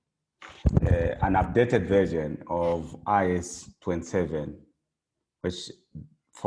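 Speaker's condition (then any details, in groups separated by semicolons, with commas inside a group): No condition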